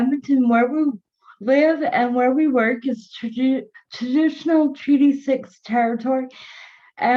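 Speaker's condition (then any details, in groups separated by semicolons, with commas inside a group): Cerebral palsy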